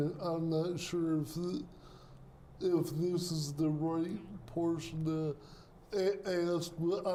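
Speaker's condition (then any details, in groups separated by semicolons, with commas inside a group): Cerebral palsy; speech impairment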